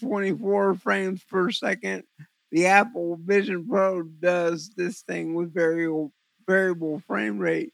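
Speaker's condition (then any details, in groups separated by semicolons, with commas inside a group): Cerebral palsy; visual focusing difficulty, eyes weird, trouble focusing with VR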